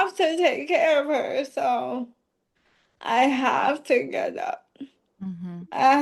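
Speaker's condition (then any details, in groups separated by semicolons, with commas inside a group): ALS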